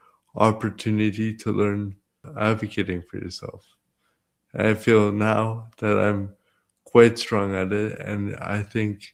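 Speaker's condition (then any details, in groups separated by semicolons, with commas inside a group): Cerebral palsy; present from birth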